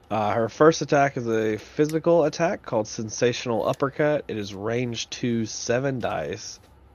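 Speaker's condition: No condition

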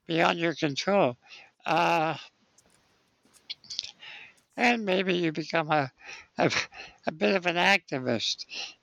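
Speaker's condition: Spinal muscular atrophy; lifelong wheelchair use

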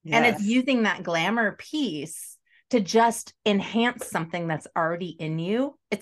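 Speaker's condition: No condition

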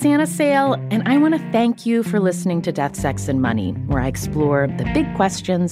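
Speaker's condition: No condition

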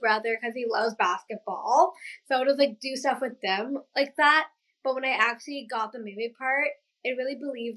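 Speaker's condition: Down syndrome; past speech therapy

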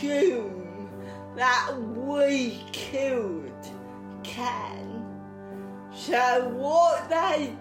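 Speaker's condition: Cerebral palsy

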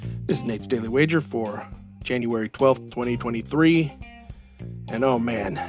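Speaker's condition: No condition

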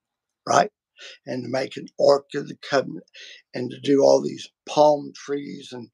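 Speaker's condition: Vocal cord surgery; including laser treatment

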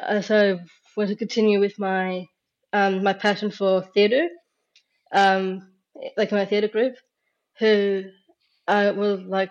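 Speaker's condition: Down syndrome

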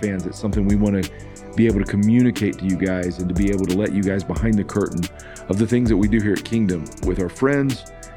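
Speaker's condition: No condition

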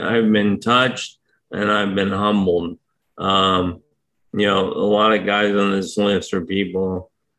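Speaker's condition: ALS; power wheelchair for mobility

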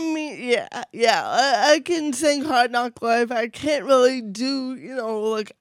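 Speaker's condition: Cerebral palsy; incredibly mild case, affects only voice and one hand

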